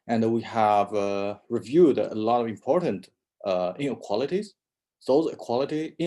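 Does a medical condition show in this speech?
No.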